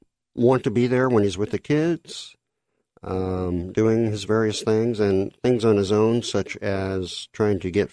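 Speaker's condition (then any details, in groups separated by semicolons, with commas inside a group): Cleft lip and palate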